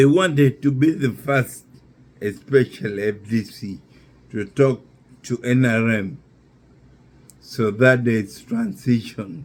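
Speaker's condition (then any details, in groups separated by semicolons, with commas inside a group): Neurological disease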